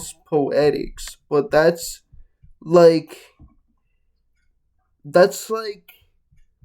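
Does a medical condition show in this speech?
Yes: cerebral palsy, mixed, mild.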